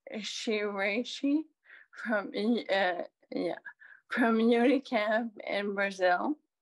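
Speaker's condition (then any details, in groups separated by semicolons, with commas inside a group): Friedreich's ataxia; diagnosed 15 years ago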